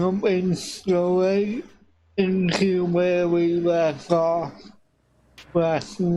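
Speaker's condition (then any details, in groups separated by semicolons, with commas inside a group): Cerebral palsy; affects voice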